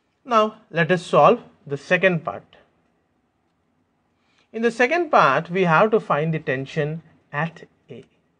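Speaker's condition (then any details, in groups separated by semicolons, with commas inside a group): No condition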